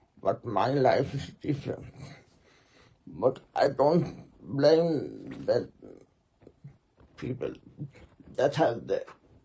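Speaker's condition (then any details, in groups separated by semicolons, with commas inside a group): Muscular Parkinson; vascular parkinsonism, multiple surgeries; progressive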